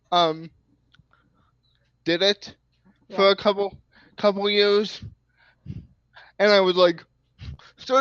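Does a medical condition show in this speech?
Yes: cerebral palsy.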